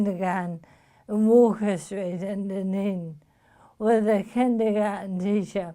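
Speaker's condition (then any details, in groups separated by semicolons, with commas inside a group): Motor neuron disease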